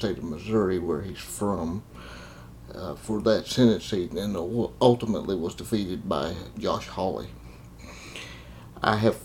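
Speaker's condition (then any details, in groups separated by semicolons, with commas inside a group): Cerebral palsy; congenital cerebral palsy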